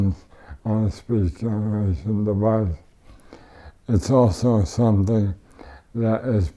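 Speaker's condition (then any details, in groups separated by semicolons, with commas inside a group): ALS; tracheotomy, ventilator, wheelchair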